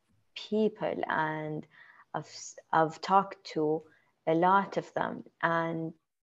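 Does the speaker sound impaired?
Yes: stammer; stammer since childhood, only one in family, expected to outgrow it, no support sought growing up; attending stuttering awareness programs for about one year; more fluent in second language english than native language, plans words ahead, often mistaken as shy; here repeated words, prolonged sounds.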